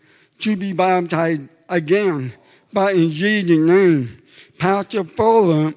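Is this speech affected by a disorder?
Yes: deafness; deaf since childhood, educated in oral program, discouraged from sign language, later learned sign; comfortable speaking and using own voice.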